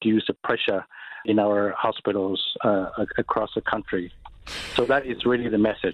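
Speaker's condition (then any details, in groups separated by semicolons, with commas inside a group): No condition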